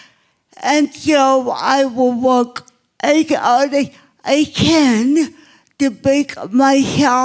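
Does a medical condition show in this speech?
Yes: cerebral palsy; obvious speech impairment.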